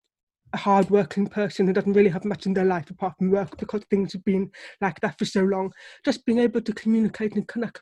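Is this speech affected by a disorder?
Yes: deafness; relies on lip reading.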